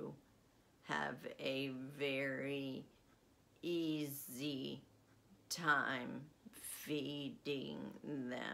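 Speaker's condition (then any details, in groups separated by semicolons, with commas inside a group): Essential tremor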